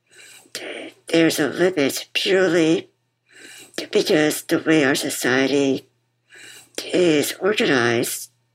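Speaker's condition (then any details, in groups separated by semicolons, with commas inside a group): Muscular dystrophy; congenital form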